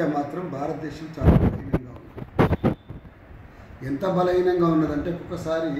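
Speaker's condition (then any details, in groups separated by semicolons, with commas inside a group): No condition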